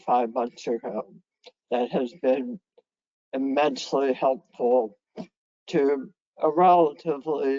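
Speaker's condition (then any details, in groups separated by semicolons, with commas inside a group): Head and neck cancer; severe dysphagia, speech impairment from surgery and nerve severing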